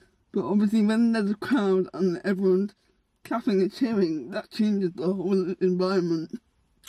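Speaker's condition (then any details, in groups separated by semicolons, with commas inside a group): Cerebral palsy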